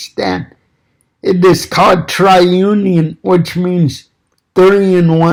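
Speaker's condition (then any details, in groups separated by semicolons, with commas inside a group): Cerebral palsy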